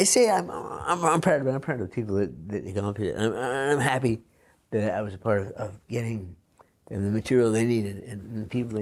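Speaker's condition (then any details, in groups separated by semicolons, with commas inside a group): Parkinson's disease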